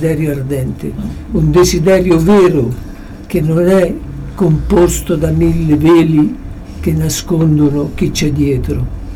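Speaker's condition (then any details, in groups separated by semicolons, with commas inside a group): Parkinson's disease; approaching final stage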